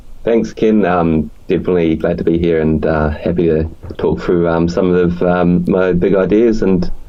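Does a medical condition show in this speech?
No.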